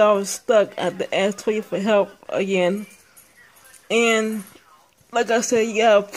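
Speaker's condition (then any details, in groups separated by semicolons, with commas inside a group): Speech impairment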